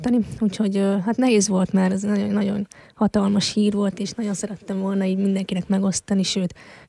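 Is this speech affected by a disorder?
Yes: hearing loss since birth; congenital, found at age one, device with surgery at 2.5, eight ear operations (3 left, 5 right) until ten.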